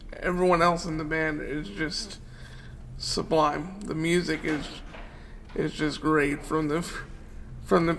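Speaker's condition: Cerebral palsy; wheelchair user

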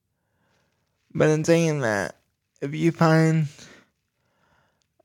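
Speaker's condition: Cerebral palsy; low voice

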